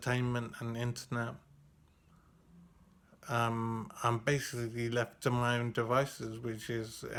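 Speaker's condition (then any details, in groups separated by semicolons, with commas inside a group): Brain injury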